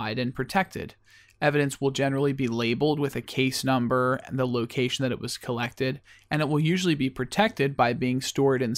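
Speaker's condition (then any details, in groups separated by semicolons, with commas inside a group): No condition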